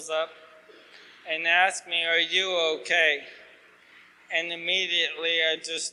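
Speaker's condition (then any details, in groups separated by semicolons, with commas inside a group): ALS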